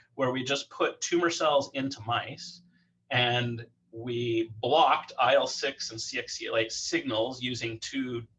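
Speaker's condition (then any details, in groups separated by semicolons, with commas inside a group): No condition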